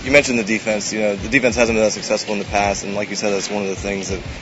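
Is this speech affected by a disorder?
No.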